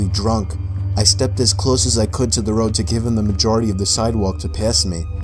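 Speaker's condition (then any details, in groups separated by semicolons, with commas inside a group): No condition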